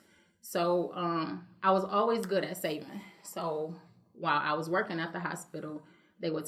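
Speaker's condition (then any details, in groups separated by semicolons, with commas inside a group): No condition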